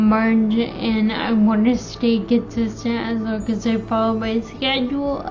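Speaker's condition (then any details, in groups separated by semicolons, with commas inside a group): Friedreich's ataxia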